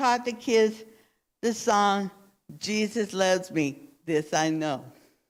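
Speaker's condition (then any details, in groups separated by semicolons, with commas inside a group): Cerebral palsy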